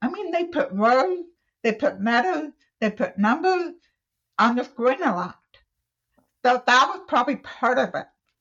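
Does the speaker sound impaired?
Yes: deaf, cochlear implant user; hearing aid ages one to 33, cannot use phone; uses cochlear implant, follows familiar songs by memory.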